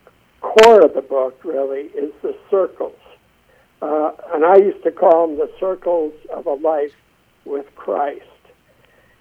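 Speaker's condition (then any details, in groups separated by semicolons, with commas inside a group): Essential tremor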